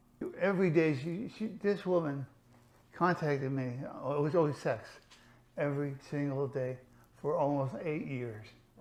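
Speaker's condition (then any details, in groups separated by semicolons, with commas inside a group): Parkinson's; affects hands, left worse than right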